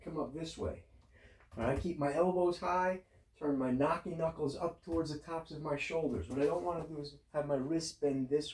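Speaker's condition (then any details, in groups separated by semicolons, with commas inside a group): No condition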